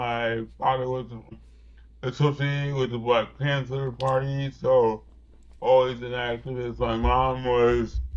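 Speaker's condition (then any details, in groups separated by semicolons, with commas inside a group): Cerebral palsy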